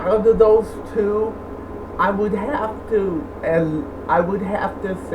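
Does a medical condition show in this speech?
Yes: cerebral palsy.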